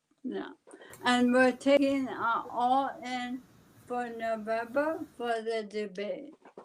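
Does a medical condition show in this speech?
Yes: ALS.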